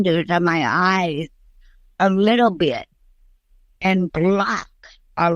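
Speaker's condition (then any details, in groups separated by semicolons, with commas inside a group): Cerebral palsy; since early childhood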